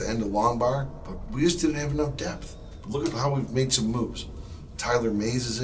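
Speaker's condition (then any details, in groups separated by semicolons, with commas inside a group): No condition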